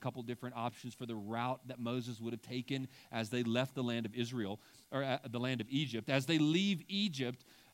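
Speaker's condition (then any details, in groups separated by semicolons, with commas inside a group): No condition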